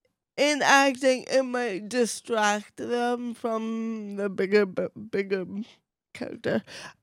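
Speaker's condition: Cerebral palsy, mild; voice affected

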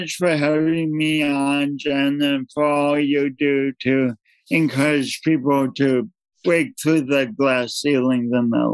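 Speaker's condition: Speech impediment from birth injury; voice differs noticeably

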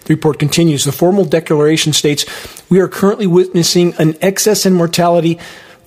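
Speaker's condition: No condition

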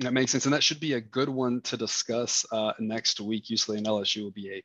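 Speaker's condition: No condition

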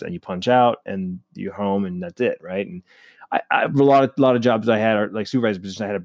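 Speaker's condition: No condition

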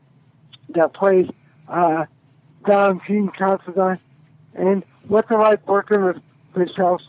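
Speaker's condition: Cerebral palsy

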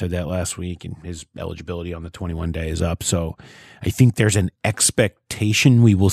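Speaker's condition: No condition

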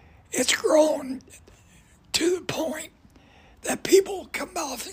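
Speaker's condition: Voice damage from cancer; voice box destroyed by cancer

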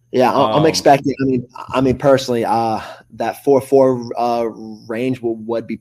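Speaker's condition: Stutter; lifelong stutter since childhood, took 5 or 6 college public speaking courses; stutter not really showing now, per host; repeated sounds, repeated words

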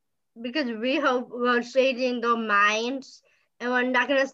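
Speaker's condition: Down syndrome

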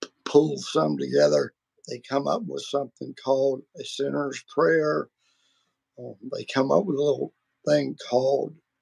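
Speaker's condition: Vocal cord surgery; including laser treatment

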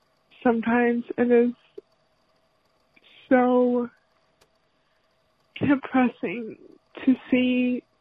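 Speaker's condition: Stuttering; stuttering for about 12 years; blocks

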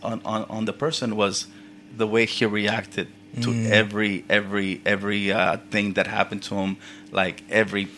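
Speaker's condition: Stuttering; intermittent stutter, cause unknown, possibly tiredness or teasing, formerly avoided speaking from embarrassment; stutters at times, apologises and laughs at self to reset, stutter then goes away; repeated words

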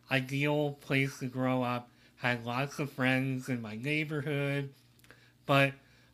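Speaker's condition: Cleft lip and palate

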